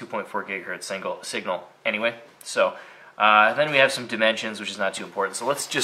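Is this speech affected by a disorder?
No.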